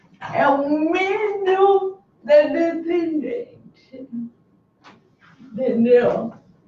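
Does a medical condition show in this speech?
Yes: cerebral palsy.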